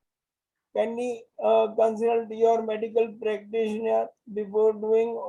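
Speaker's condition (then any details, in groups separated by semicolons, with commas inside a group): Motor neurone disease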